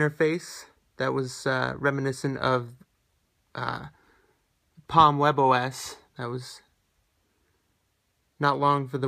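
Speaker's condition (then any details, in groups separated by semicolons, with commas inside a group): No condition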